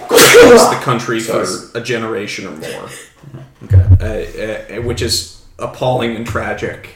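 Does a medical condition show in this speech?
No.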